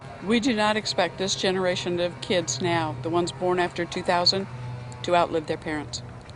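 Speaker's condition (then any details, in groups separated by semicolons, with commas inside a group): No condition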